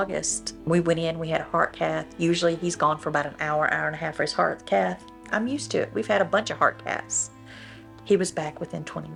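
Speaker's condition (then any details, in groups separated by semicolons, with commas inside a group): No condition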